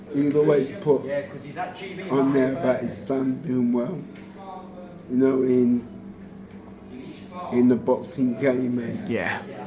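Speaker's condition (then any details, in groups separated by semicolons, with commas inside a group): Motor neurone disease; affects muscles and nervous system; rapid progression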